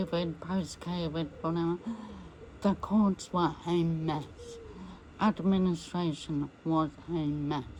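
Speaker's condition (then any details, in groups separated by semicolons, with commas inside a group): MND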